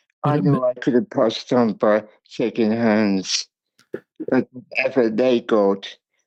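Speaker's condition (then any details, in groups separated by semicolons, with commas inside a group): Cerebral palsy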